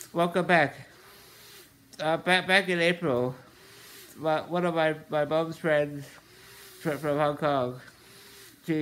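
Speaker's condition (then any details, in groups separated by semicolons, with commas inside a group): Muscular dystrophy, Duchenne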